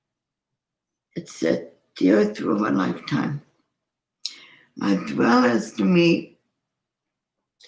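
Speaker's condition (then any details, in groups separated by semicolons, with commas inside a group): Cerebral palsy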